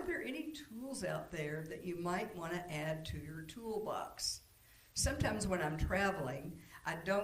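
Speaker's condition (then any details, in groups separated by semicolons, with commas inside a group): No condition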